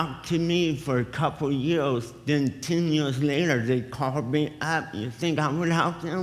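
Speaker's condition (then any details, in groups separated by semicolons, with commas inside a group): Cerebral palsy; affects speech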